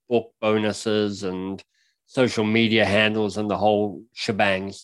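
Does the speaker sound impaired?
Yes: cleft lip and palate; speech impediment.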